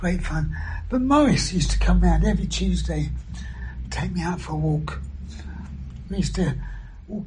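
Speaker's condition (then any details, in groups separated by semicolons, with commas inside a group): Throat cancer surgery, vocal injections; cancerous neck tumour, operations at Guy's, radiotherapy, one vocal cord half paralysed, deaf one ear, BAHA hearing aid; years after treatment, three vocal cord injections, swallow disorder, chokes on food; whispered after surgery, two or three words per breath, injections now allow full sentences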